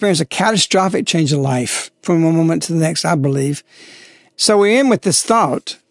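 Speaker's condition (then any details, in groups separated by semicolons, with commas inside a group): No condition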